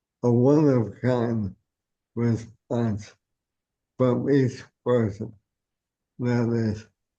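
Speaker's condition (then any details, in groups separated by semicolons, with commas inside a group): ALS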